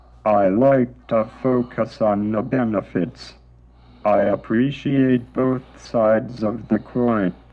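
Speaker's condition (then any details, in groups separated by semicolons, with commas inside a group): Traumatic brain injury; injury at age 10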